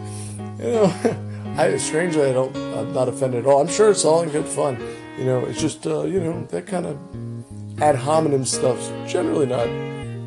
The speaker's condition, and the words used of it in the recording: No condition.